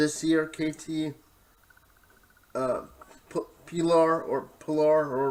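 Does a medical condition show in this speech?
Yes: cerebral palsy, spastic diplegia.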